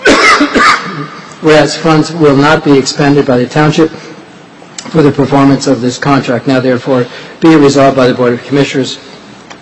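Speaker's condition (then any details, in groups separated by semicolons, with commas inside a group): No condition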